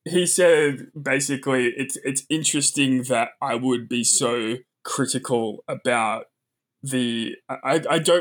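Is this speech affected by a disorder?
Yes: stammering; stammering and ums, edits them out of podcast recordings, dislikes own voice; here repeated sounds, repeated words.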